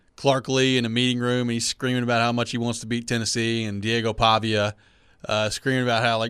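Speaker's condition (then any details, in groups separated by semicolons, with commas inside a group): No condition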